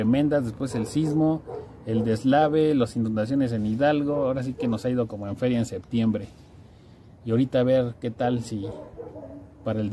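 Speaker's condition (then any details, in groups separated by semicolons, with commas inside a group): No condition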